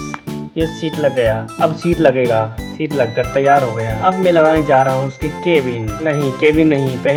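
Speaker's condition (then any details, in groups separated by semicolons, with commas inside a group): No condition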